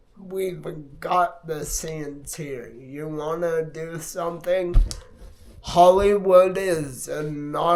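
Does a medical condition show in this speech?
Yes: multiple sclerosis.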